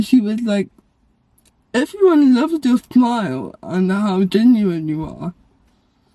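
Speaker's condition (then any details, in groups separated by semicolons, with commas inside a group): Cerebral palsy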